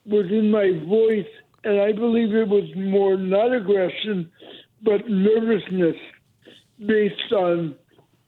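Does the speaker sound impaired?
Yes: cerebral palsy; able to walk and run until a couple of years ago, mobility declined since; speech impediment, voice more heightened when tense or nervous, may be heard as aggressive.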